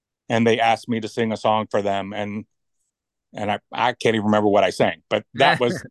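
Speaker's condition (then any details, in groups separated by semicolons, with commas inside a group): No condition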